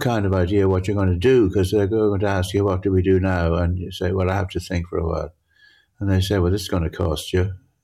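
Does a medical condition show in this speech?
Yes: Parkinson's; difficulty judging near and far.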